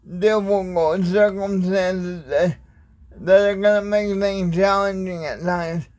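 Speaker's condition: Cerebral palsy

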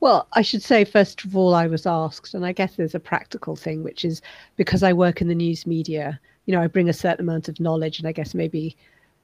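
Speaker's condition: No condition

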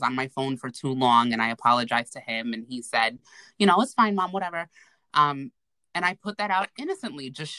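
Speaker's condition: No condition

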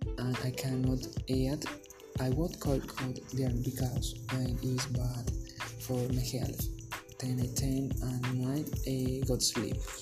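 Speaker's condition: No condition

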